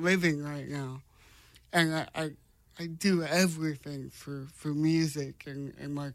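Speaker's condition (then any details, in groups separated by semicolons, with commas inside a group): Cerebral palsy; congenital, paralyzed left hand, 10 corrective left foot surgeries, 9 screws, steel plate in foot; slow reaction time, does not drive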